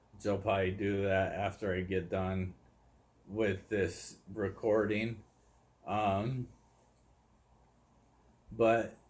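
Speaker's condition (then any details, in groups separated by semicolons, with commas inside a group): ALS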